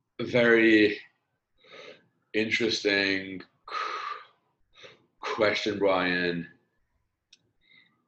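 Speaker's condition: Stutter; stutter from young age, intensified in teenage years; uses breathing technique learned on speech course in UK; audible stutter now, unusual sound, listeners react with surprise, confusion or discomfort; prolonged sounds, blocks

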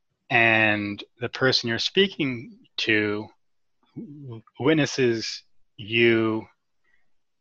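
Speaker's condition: Stuttering; adult stuttering; stutters openly during recorded interview; part-word repetitions like c- c-, frequent uh interjections before words, breaks mid-word; prolonged sounds, blocks

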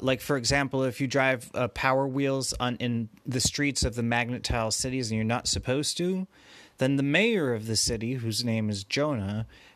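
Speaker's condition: No condition

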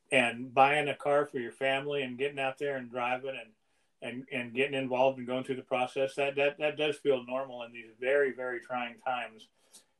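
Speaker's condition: No condition

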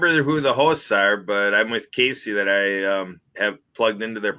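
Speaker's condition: No condition

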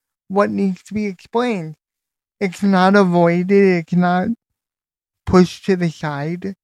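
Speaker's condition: Cerebral palsy; wheelchair user, age 29

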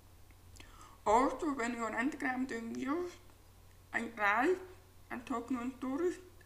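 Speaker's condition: Profound deafness; cochlear implant two years ago

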